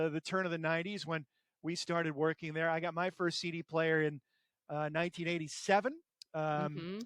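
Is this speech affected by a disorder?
No.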